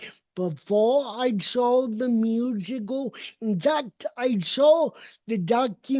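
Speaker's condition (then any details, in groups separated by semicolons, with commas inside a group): Cerebral palsy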